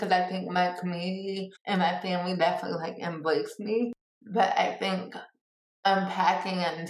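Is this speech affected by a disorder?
Yes: cerebral palsy; from birth, born two months premature, 2 pounds 12 ounces, significant motor skill delays, physical and occupational therapy as child; speech impediment, people sometimes ask about it.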